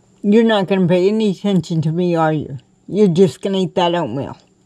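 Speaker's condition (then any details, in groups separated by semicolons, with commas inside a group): Cerebral palsy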